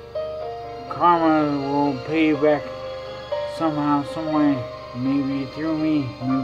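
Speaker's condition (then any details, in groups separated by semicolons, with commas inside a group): Traumatic brain injury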